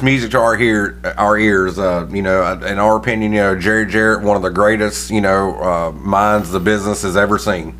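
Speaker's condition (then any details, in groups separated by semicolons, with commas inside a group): No condition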